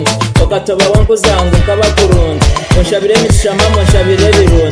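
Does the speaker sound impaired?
No.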